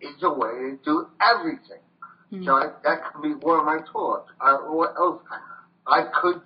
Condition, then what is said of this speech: Tracheostomy. So I can't sing the way I used to sing.